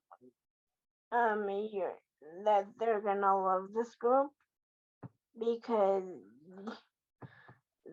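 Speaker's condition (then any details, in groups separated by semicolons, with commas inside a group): Cerebral palsy quadriplegia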